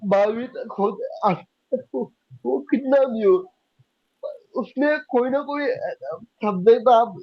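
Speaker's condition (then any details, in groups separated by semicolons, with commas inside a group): Cerebral palsy; could not speak as a child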